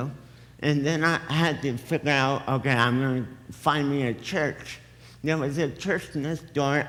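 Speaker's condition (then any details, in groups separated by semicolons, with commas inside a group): Cerebral palsy; present from birth, muscle tone too tight or loose; affects speech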